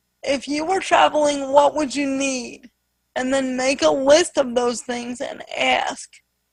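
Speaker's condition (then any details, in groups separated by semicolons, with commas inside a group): Spastic quadriplegic cerebral palsy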